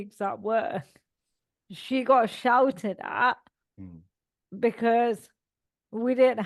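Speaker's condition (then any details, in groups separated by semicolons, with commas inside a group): Cerebral palsy; all four limbs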